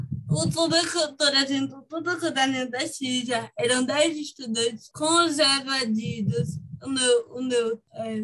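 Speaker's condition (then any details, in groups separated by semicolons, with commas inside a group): Cerebral palsy; from birth, motor sequelae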